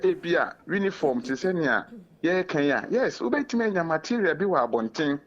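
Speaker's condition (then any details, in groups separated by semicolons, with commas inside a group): No condition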